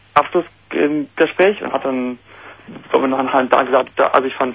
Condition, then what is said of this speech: Stuttering. Jetzt zum Beispiel hast du dreimal drüber gesagt.